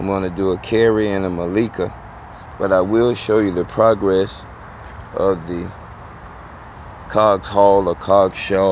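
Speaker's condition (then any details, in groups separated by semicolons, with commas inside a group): No condition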